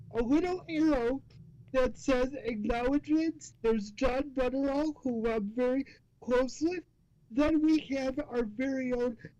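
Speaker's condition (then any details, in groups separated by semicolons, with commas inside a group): Cerebral palsy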